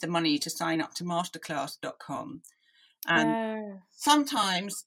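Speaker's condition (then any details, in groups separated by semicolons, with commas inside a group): Deafness; deaf from early age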